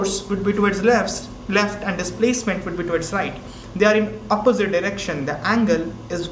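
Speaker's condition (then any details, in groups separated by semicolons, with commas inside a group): No condition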